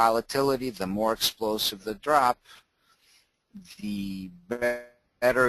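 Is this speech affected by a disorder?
No.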